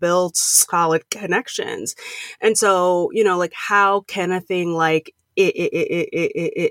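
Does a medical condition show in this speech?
Yes: stuttering; lifelong stutter since grade school, past speech therapy, public speaking since 2014 as fear exposure; comfortable speaking publicly while stuttering, still concerned about stuttering on conference calls; trouble saying own name, avoided phone calls and talking, speaks freely while stuttering; here repeated sounds.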